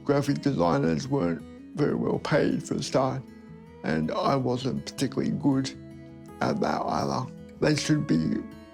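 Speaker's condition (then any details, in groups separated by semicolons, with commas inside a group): Cerebral palsy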